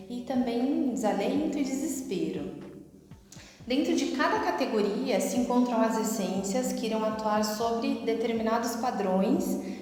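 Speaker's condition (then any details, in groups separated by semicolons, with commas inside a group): No condition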